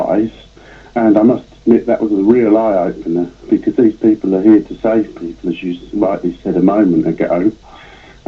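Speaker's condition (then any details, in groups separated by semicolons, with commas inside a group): No condition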